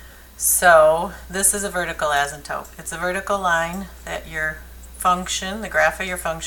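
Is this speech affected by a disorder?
No.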